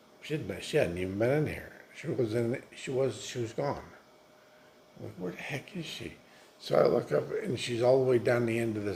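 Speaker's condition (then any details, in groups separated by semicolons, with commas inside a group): Multiple sclerosis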